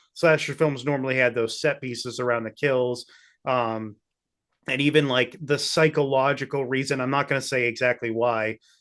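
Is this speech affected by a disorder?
No.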